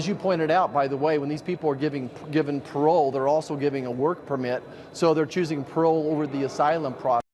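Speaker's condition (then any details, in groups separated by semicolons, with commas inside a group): No condition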